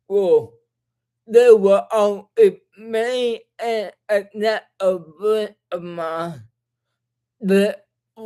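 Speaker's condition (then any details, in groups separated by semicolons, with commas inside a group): Cerebral palsy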